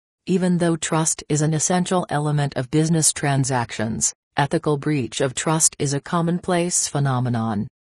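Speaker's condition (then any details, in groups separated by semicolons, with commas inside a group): No condition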